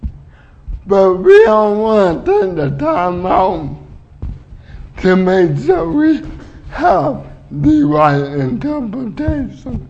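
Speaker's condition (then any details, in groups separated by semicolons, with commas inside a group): Cerebral palsy; uses wheelchair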